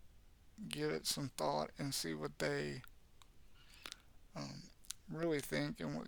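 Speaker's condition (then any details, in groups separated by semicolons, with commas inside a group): Cerebral palsy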